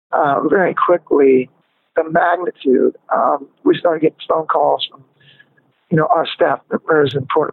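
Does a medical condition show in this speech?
Yes: spasmodic dysphonia; onset at peak of singing career, diagnosed 2 or 3 years after band shut down; voice lost power, grew weaker, lost control, could not hit notes, range shrank high and low.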